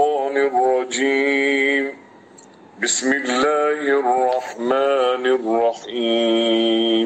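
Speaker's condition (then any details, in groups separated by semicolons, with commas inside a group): No condition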